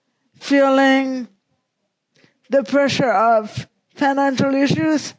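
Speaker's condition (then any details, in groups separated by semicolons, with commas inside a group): Cerebral palsy; present from birth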